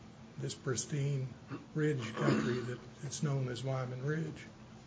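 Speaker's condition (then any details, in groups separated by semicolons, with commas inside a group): Parkinson's; not speaking too fast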